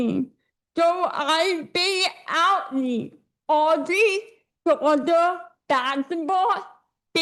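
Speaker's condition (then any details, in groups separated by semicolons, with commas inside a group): Cerebral palsy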